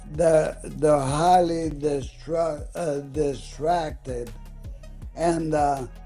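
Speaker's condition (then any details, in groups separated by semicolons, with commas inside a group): ALS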